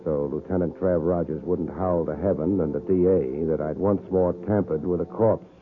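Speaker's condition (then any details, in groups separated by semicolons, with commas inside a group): No condition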